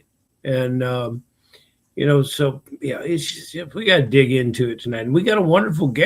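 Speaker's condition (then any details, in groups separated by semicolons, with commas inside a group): No condition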